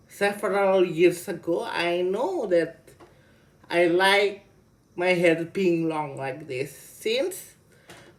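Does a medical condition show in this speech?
Yes: cerebral palsy.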